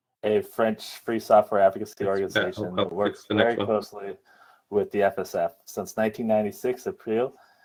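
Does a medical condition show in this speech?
No.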